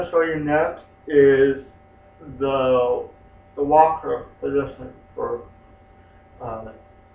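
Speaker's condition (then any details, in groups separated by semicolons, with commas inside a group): Spastic quadriplegic cerebral palsy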